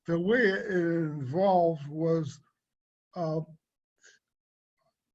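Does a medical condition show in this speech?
Yes: cerebral palsy; swallowing and speech.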